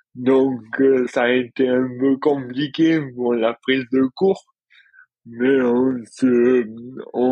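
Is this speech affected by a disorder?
Yes: dystonia.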